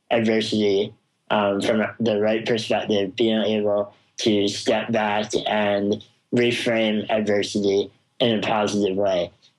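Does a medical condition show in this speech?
Yes: spinal muscular atrophy; congenital, progressive muscle wasting, legs, arms, jaw, tongue, never crawled, sat or walked unassisted, wheelchair since about two; wheelchair user, cannot move self, can be moved by others; jaw and tongue weakness affects talking, sounds mumbly, at times difficult to understand.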